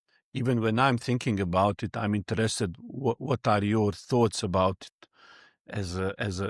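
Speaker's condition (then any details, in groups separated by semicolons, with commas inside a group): No condition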